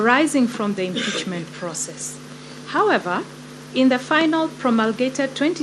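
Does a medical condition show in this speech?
No.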